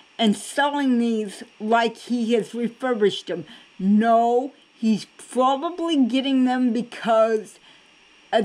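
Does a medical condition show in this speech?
Yes: cerebral palsy.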